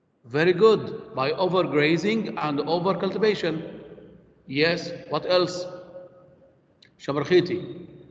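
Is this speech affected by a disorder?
No.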